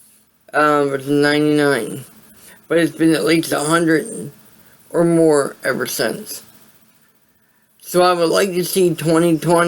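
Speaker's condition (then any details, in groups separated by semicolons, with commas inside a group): Cerebral palsy; voice sound affected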